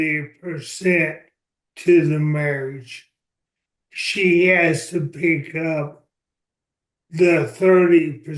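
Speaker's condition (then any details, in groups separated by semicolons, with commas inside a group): ALS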